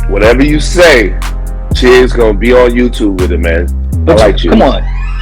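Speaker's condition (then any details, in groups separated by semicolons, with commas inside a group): No condition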